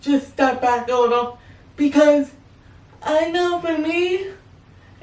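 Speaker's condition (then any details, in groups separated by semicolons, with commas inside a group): Cerebral palsy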